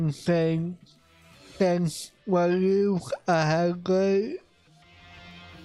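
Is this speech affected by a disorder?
Yes: cerebral palsy; affects voice.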